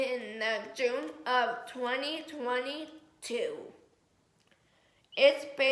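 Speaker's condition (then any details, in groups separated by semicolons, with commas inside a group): Cerebral palsy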